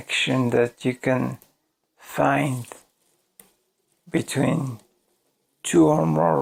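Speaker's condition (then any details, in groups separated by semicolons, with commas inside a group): ALS; voice severely damaged, hard to understand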